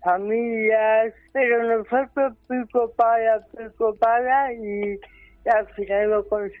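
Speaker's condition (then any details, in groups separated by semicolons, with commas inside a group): Cerebral palsy; brain damage at birth from lack of oxygen, midwife negligence, hospital Virgen de la Salud de Toledo, 47 years; increasingly dependent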